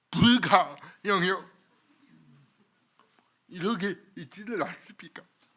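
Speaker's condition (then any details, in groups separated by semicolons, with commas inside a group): Cerebral palsy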